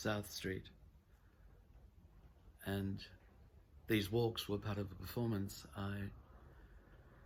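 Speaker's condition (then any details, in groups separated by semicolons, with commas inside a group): No condition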